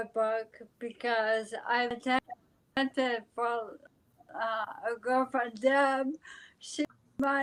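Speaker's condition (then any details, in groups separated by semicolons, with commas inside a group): ALS; speech affected but still understandable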